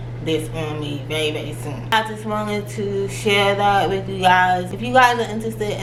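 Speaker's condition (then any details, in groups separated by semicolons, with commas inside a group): Cerebral palsy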